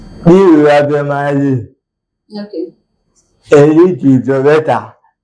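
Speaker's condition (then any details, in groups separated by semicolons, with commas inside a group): Cerebral palsy; from birth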